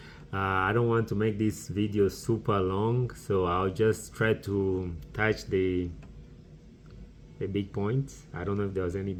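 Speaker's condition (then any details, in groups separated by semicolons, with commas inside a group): No condition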